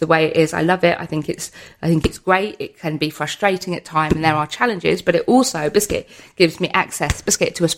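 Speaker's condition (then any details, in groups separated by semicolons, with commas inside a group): Tourette's syndrome; neurological, basal ganglia, motor and vocal tics, intensified in early 20s, wheelchair user, independent with support; frequent vocal tics interrupting speech, hedgehog, sausage, cats, occasional longer phrase tics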